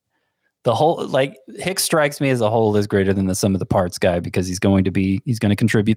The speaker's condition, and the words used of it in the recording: None; typical speech.